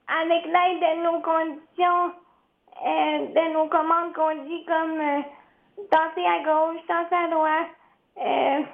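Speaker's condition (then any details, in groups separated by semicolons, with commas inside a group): Cerebral palsy; since birth, wheelchair user since birth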